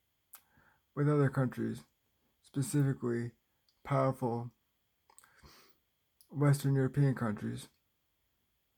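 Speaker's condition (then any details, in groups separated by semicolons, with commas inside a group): Cerebral palsy, spastic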